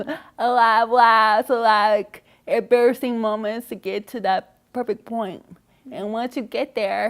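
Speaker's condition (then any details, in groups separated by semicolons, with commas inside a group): Cerebral palsy; scoliosis, spine and leg surgery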